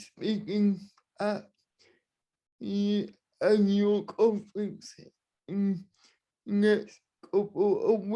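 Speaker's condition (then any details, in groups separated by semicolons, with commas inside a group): Cerebral palsy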